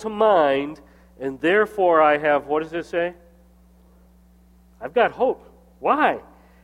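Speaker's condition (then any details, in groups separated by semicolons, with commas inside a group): No condition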